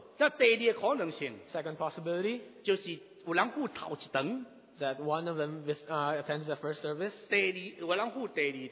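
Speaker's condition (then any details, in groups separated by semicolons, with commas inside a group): No condition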